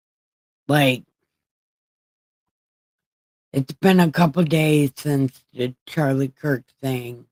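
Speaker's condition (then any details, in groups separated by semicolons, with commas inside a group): Brain injury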